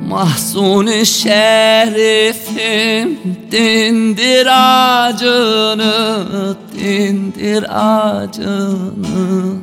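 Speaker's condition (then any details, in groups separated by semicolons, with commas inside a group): No condition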